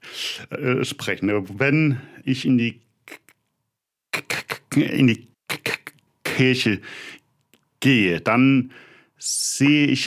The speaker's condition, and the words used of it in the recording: Stuttering. Ich bin im Lokalressort des Mannheimer Morgen angestellt und ich stottere.